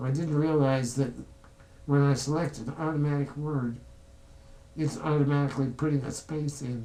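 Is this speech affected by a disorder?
Yes: spinal muscular atrophy type two.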